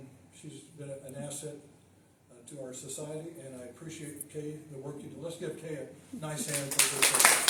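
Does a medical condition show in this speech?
No.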